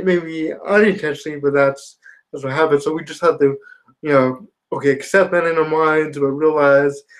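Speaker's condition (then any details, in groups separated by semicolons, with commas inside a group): Spastic quadriplegia cerebral palsy; some ataxia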